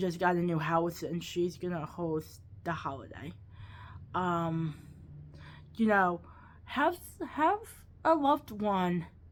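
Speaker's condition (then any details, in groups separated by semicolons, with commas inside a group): Cerebral palsy, quadriplegic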